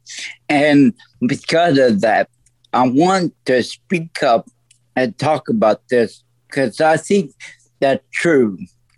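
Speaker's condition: Stroke; voice altered since stroke, lasting effect

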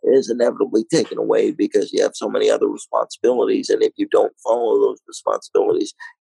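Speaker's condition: Cerebral palsy, mild

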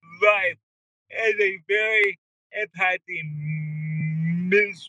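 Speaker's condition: Cerebral palsy; wheelchair user

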